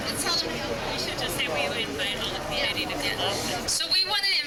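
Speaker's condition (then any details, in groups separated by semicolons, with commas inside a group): No condition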